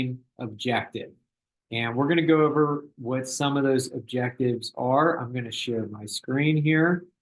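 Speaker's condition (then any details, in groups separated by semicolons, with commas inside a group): No condition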